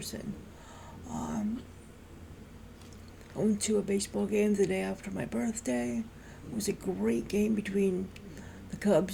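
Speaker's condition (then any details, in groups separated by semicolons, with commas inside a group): Cerebral palsy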